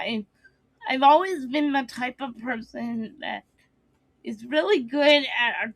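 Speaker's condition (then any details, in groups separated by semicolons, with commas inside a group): Cerebral palsy; since birth, birth oxygen loss, quadriplegia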